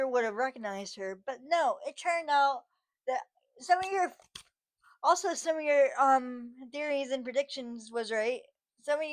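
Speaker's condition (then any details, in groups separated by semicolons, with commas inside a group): Cerebral palsy, spastic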